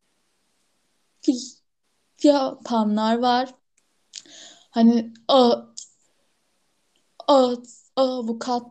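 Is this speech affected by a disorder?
Yes: stuttering; stuttering since before choosing a career; stutters a lot at present; frequent sound and part-word repetitions, repeated initial syllables, filler sounds; here repeated sounds, prolonged sounds.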